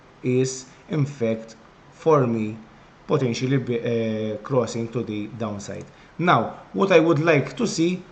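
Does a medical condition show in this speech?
No.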